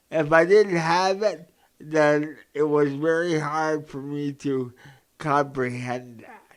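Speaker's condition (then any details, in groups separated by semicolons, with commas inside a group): Cerebral palsy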